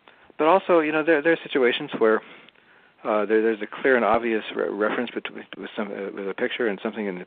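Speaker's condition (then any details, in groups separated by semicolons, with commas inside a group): Parkinson's disease; diagnosed while still working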